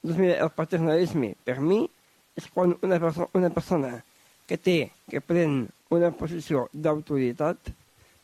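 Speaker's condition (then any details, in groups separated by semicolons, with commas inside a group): Down syndrome; different learning pace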